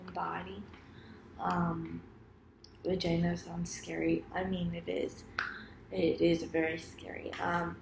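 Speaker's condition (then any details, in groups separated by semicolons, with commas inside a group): Cerebral palsy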